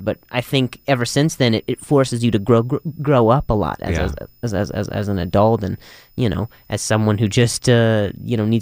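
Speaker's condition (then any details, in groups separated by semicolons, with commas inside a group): Stutter; acquired, softball grounder to throat while playing shortstop, then head hit on ground in fall; singing sometimes helps; repeated sounds, repeated words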